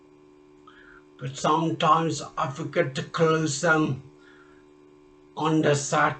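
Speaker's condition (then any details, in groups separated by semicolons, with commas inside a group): Traumatic brain injury; speech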